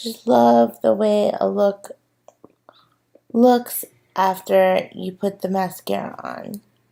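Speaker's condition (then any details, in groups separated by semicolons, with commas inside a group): Cerebral palsy; physical disability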